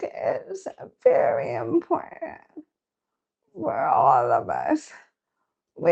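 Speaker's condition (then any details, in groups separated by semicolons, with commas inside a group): ALS; feeding tube; later insufficient oral intake, breathing impacted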